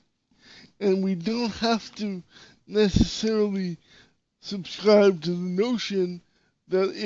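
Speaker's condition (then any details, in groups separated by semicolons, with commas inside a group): Cerebral palsy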